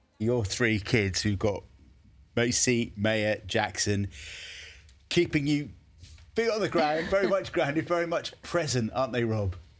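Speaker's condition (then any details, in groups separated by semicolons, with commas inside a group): No condition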